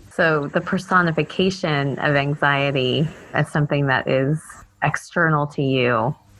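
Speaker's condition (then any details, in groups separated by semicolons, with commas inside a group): No condition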